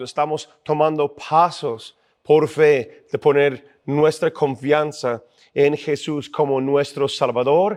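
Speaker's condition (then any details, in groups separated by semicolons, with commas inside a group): No condition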